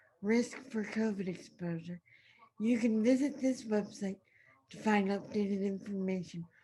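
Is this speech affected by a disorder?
Yes: traumatic brain injury.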